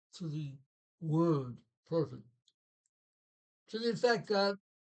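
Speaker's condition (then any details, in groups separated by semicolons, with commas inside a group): Parkinson's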